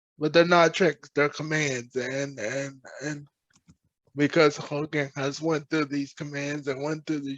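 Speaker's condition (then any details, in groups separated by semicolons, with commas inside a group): Cerebral palsy; present from birth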